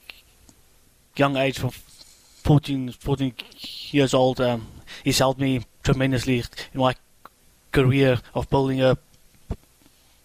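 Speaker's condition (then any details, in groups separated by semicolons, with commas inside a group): Stutter; childhood onset after rat poison ingestion, hospitalized, first blamed on nerve damage, later found genetic; about 29 years since onset, told not curable, educated by Dr. Bird at Blank Center; severe in childhood, withdrew socially, avoided public speaking and answering telephone; repeated words, prolonged sounds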